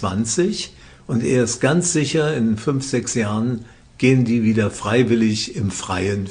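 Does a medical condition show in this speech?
Yes: Parkinson's disease; condition managed with medication, feels almost as if without Parkinson.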